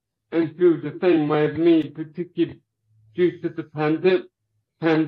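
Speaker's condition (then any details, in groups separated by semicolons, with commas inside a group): Cerebral palsy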